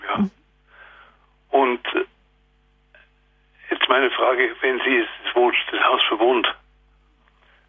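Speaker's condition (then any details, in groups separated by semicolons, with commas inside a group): Parkinson's disease, severe; advanced stage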